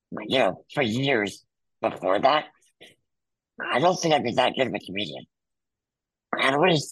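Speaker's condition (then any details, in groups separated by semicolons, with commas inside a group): Muscular dystrophy; congenital, wheelchair user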